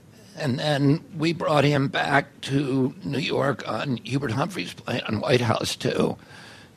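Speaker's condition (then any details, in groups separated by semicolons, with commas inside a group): Spasmodic dysphonia; sudden onset age 42, titanium bridge between vocal cords in Japan, Dr. Andrew Blitzer recommended; about 27 years since onset, age 69, injections every 2 months stopped, Japanese surgery worked well; voice rough and shaky, mistaken for crying, tight cords blocked air, formerly failed completely, worse before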